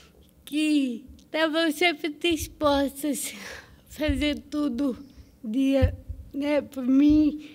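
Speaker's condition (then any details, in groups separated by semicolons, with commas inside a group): Cerebral palsy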